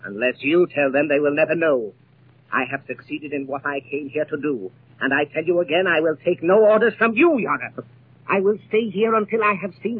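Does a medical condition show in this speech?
No.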